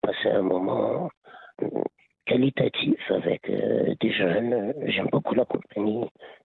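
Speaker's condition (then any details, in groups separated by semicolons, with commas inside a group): Laryngeal cancer; part of lung removed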